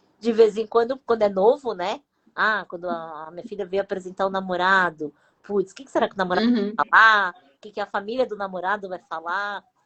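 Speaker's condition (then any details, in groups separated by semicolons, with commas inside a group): No condition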